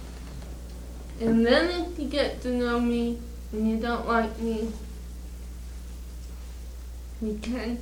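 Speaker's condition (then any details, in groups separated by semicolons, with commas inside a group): Cerebral palsy; slurred, unintelligible when excited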